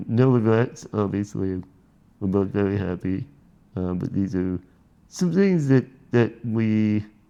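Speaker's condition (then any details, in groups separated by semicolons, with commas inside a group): Spinal muscular atrophy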